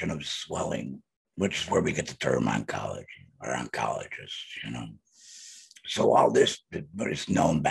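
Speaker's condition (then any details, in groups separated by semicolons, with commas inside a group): Laryngectomy, voice prosthesis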